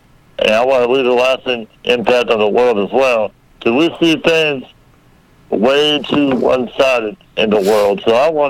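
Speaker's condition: Muscular dystrophy; rare form, about 500 people affected, present from birth, not expected to live past age one

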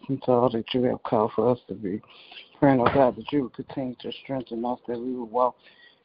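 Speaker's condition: No condition

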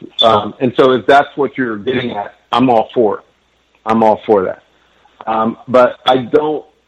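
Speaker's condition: No condition

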